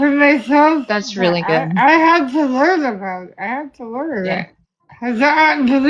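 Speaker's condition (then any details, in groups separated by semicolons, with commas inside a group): Spinal muscular atrophy type 2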